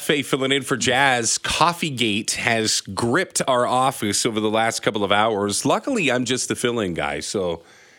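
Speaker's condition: No condition

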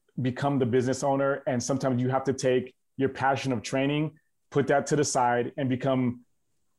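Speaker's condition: No condition

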